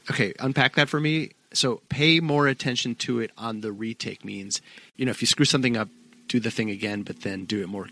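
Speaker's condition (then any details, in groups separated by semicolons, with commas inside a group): No condition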